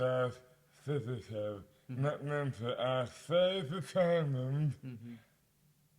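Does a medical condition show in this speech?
Yes: dystonia; mouth impairment affects speech.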